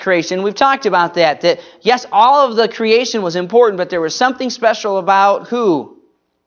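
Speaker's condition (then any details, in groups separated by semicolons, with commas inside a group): No condition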